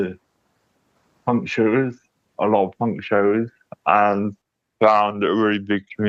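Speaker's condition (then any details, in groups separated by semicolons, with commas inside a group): Cerebral palsy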